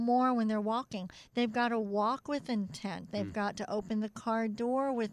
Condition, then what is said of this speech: Cleft palate. I really have to concentrate on making my speech clear enough.